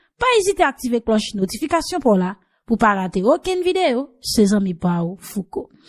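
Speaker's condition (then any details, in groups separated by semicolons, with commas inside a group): No condition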